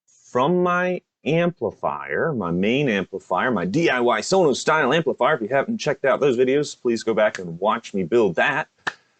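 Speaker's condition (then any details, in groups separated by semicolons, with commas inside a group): No condition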